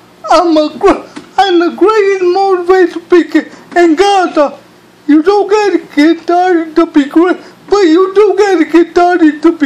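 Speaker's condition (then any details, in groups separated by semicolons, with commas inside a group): Cerebral palsy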